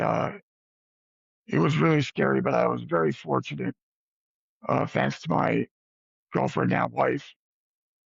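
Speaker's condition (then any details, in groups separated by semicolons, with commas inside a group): Spinal cord injury paralysis; diving accident, paralyzed from neck down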